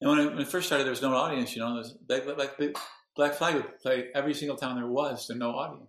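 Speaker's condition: Parkinson's disease; onset age 42, 19 years since, medicine four times daily plus Indian bean, hospital physical therapy; hard on voice, needs about two weeks of singing practice to regain voice

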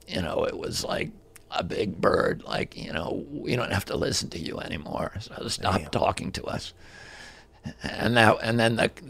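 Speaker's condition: Spasmodic dystonia; voice affected

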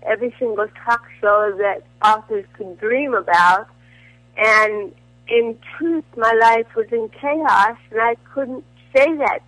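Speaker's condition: Cerebral palsy; titanium neck

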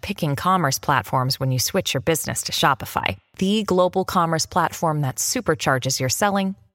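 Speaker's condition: No condition

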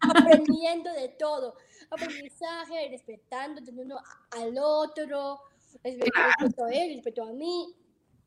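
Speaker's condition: Down syndrome; present from birth, heart surgery

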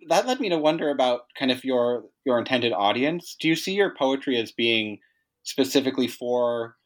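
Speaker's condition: No condition

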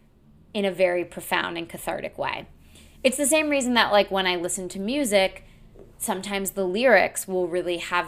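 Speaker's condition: No condition

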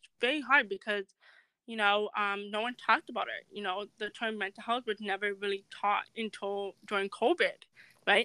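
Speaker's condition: Deafness; sudden onset

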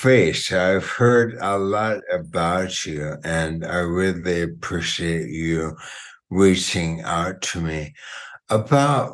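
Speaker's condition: Motor neurone disease (PLS); bulbar onset upper motor neuron disease, voice changes began around age 60; about 5 years since onset, diagnosed about 2 years ago after MRI, blood, nerve tests; only speech affected so far, worsened over time, AI voice used for interview

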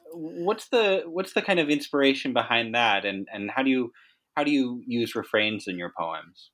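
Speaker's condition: No condition

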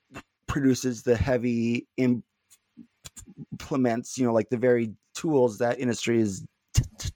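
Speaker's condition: Stuttering; not stuttering much currently; blocks

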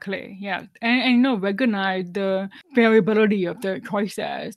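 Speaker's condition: Deafness, severe

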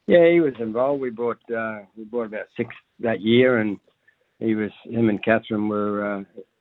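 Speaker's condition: No condition

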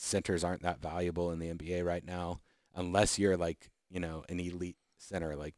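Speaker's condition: No condition

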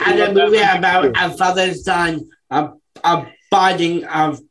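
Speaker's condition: Down syndrome; from birth, intestinal bypass surgery day three, open heart surgery before three months, two heart holes; adult, young man

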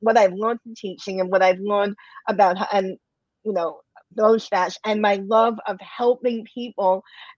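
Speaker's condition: Cleft lip and palate, bilateral

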